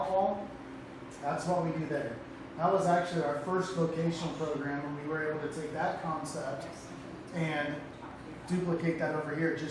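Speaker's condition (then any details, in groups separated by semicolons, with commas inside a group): No condition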